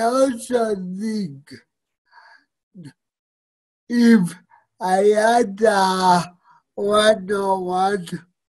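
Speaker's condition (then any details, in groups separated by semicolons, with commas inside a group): Cerebral palsy; fine motor skill challenges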